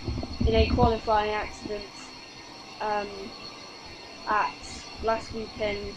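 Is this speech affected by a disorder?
No.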